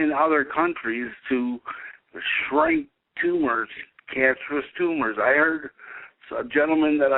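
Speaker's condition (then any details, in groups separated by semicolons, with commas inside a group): Cerebral palsy; able to speak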